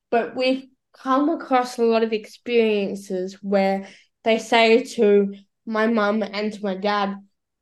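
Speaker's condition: Cerebral palsy; battery-powered wheelchair user

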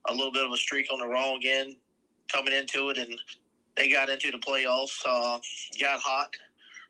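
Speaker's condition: No condition

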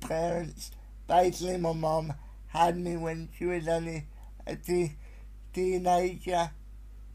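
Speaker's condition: Spastic quadriplegic cerebral palsy; most severe type, present since birth, uses electric wheelchair driven himself

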